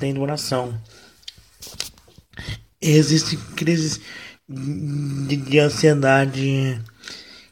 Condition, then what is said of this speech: Cerebral palsy. Mas eu garanto a você que apesar da a voz ser ruim, a mensagem é boa.